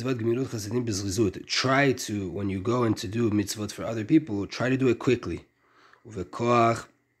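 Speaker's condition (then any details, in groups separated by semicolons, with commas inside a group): No condition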